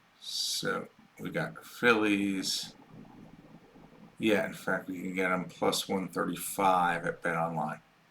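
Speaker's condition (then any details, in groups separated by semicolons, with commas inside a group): No condition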